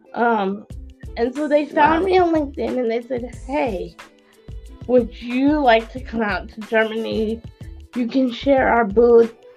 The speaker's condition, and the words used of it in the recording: Cerebral palsy. And it understands me a lot better.